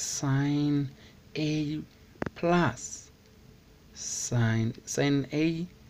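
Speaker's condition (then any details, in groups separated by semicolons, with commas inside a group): No condition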